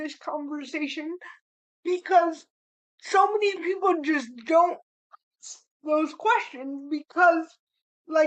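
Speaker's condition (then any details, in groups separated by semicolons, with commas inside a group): Cerebral palsy; spastic cerebral palsy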